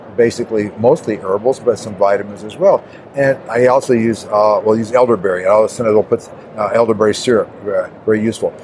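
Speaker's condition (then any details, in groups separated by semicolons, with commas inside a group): No condition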